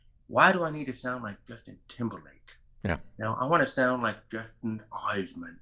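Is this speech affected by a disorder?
Yes: profound hearing loss; congenital severe to profound hearing loss, family history of deafness, diagnosed about age 2, hearing aids, years of speech therapy; mid-40s, wears hearing aids, removes them when fatigued; learned to speak through hard effort, distinctive voice and accent.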